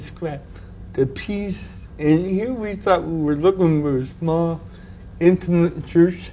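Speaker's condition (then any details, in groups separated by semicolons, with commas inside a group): Cerebral palsy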